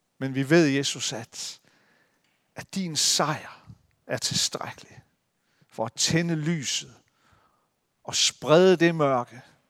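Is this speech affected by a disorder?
No.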